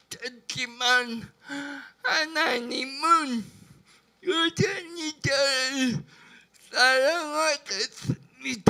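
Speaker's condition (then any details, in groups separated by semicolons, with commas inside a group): Brain lesion disability grade 1, severe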